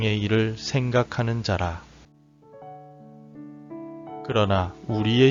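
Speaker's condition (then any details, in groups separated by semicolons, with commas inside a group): No condition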